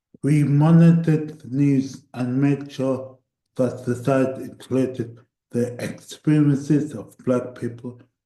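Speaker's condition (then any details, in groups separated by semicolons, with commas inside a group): Cerebral palsy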